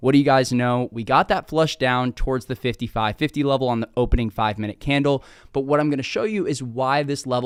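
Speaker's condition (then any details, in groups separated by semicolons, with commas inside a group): No condition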